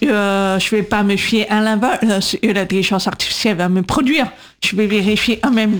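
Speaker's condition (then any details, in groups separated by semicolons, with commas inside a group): Deaf from birth; congenital deafness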